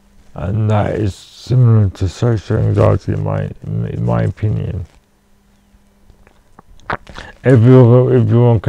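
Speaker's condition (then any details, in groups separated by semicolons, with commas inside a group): Cerebral palsy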